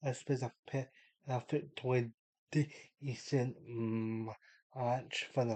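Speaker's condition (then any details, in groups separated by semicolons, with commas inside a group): Cerebral palsy; unable to walk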